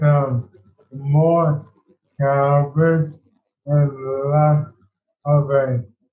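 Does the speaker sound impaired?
Yes: ALS.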